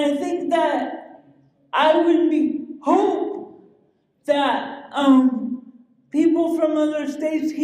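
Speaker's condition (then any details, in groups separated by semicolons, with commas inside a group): Cerebral palsy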